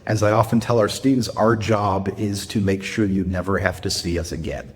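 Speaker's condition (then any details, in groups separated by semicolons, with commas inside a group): No condition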